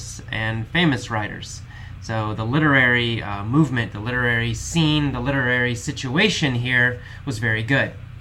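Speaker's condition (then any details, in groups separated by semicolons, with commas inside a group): No condition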